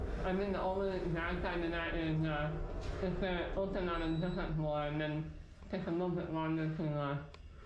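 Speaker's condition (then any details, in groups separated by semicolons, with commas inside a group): Muscular dystrophy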